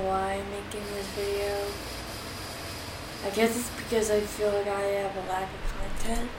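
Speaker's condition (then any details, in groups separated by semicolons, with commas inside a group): Cerebral palsy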